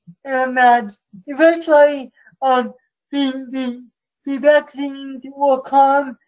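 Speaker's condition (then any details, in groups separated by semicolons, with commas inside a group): Cerebral palsy; from birth, affects movement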